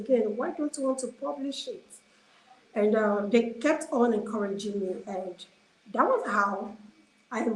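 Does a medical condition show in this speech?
No.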